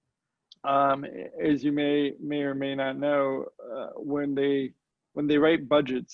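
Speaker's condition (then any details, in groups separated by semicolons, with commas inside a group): Cerebral palsy, mild; mild form affects speech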